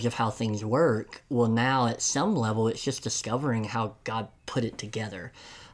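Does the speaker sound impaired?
Yes: cleft lip and palate; congenital.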